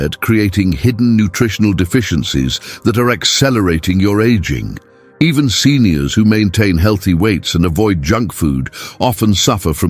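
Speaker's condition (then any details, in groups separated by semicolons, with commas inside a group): No condition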